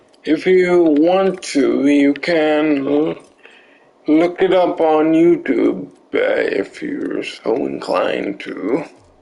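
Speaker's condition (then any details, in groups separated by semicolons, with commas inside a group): Cerebral palsy; limbs affected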